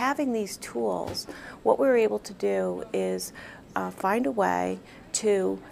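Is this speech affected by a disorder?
No.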